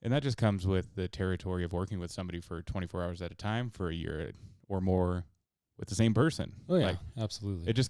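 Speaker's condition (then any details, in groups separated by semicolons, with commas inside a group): No condition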